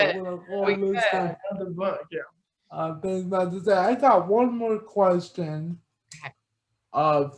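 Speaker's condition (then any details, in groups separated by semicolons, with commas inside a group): Cerebral palsy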